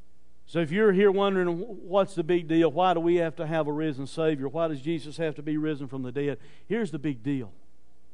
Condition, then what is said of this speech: No condition.